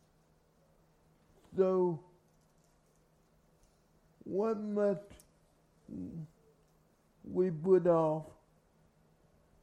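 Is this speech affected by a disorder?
Yes: cerebral palsy; from birth.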